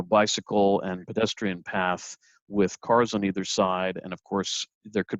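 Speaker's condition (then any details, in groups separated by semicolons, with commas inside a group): No condition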